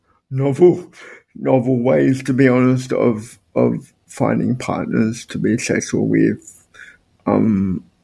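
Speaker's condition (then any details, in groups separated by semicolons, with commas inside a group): Spastic quadriplegic cerebral palsy; purely physical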